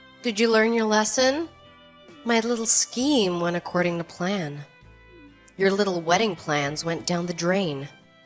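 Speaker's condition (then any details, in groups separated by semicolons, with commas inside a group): No condition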